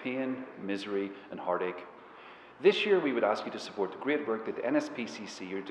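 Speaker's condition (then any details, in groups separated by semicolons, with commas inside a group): No condition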